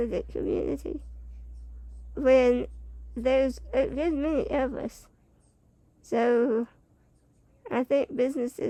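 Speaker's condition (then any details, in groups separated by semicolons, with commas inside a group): Spinal muscular atrophy type 2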